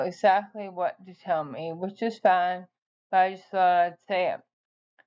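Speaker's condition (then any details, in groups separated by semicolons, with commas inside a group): ALS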